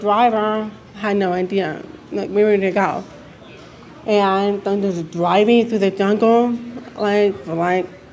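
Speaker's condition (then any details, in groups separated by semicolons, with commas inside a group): Deafness; mix of speech and sign growing up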